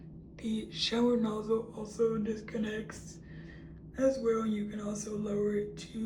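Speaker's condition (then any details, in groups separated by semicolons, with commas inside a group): Cerebral palsy; uses a wheelchair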